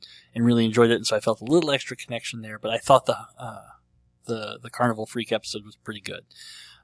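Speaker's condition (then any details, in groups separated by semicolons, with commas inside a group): Cleft lip and palate; treated as a baby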